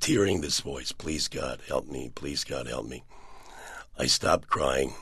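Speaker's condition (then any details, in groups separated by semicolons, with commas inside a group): Partial laryngectomy for throat cancer, partial (80% of larynx removed); unable to speak about 2 years, early voice like Brando in The Godfather, improved, called sexy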